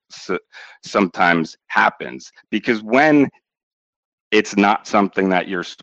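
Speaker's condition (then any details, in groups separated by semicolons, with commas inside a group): Stuttering; mainly helped by changing how stuttering is thought about; stuttering with blocks, harder to deal with when put on the spot or under time pressure; prolonged sounds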